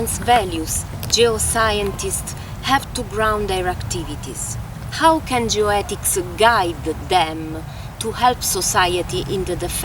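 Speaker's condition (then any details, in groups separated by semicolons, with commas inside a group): No condition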